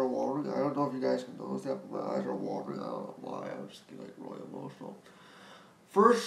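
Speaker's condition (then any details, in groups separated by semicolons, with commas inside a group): Spastic quadriplegic cerebral palsy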